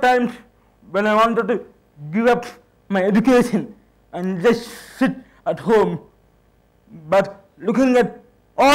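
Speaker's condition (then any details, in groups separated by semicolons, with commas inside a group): Cerebral palsy; hinders speech, sounds childlike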